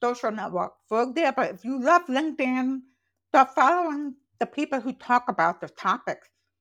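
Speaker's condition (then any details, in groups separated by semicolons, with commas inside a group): Profoundly deaf, congenital; born profoundly deaf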